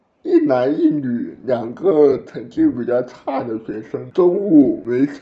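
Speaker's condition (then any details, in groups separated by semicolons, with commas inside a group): Cerebral palsy; diagnosed in infancy at provincial hospital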